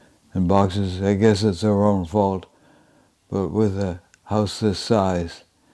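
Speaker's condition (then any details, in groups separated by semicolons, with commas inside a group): Advanced Parkinson's disease, severe; DBS, two brain electrodes, chest stimulator; onset right hand tremor; advanced, about seven years since diagnosis, cannot walk safely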